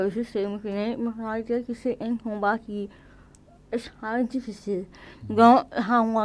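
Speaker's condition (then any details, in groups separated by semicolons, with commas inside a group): Cerebral palsy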